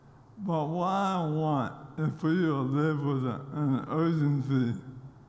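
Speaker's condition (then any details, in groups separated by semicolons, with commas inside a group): ALS; continuing to lose abilities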